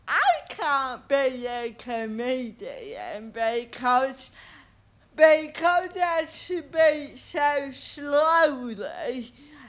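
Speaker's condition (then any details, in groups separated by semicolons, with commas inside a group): Cerebral palsy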